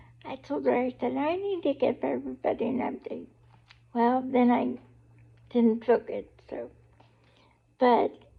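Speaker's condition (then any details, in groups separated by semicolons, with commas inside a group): Cerebral palsy; able to talk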